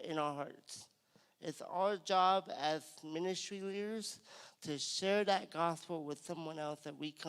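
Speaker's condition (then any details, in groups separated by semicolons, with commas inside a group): Cerebral palsy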